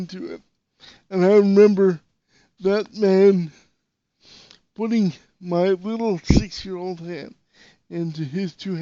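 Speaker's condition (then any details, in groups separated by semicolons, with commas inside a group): Cerebral palsy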